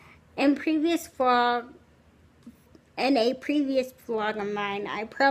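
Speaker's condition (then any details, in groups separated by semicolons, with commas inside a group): Cerebral palsy, spastic, severe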